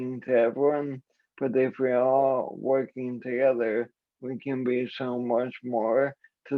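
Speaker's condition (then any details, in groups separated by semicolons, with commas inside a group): ALS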